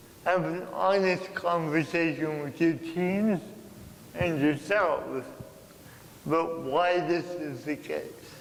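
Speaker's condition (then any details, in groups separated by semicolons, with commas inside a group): Cerebral palsy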